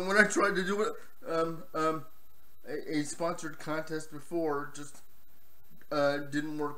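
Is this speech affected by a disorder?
Yes: cerebral palsy, spastic diplegia.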